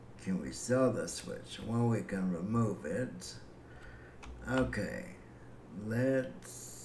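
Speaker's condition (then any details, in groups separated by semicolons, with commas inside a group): Cerebral palsy; breathing fine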